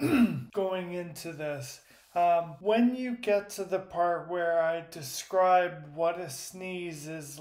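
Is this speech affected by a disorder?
Yes: primary lateral sclerosis.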